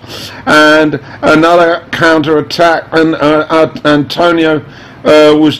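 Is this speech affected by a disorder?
No.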